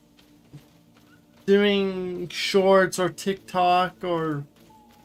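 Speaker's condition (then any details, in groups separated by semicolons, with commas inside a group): Cerebral palsy; wheelchair user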